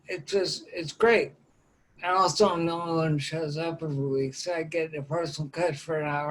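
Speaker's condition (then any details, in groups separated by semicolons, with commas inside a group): Ataxia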